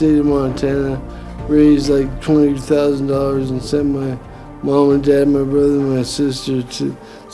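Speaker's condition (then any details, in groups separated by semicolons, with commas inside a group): Brain injury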